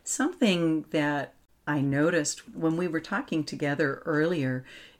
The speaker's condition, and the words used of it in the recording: None; typical speech.